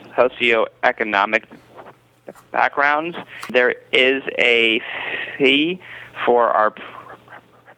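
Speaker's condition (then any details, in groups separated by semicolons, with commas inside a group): Stuttering; stuttering since age five; prolonged sounds, blocks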